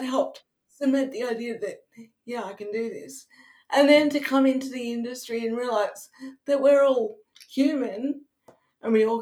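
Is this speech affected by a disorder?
Yes: cerebral palsy; wheelchair user, needs support worker, none available pre-NDIS; speech higher on bad days, people on cam often think drunk at first.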